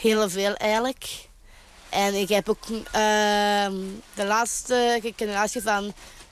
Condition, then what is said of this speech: Down syndrome. En mijn stem is een beetje, ik moet soms wel een beetje roepen eigenlijk.